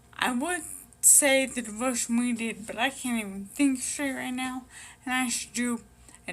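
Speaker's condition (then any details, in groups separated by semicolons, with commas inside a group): Brain injury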